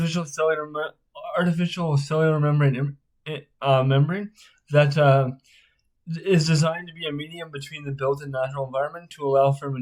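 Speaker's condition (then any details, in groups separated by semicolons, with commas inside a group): Spastic cerebral palsy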